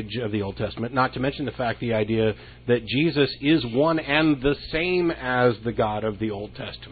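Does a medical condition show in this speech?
No.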